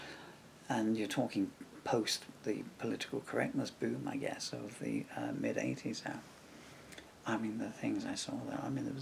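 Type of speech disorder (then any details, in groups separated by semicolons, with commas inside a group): Severe bulbar dysarthria; progressive bulbar palsy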